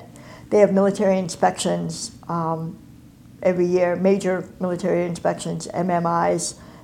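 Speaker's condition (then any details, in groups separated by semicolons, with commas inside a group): Cleft palate and cleft lip; congenital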